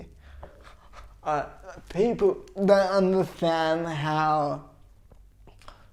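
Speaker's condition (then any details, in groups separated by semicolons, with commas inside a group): Cerebral palsy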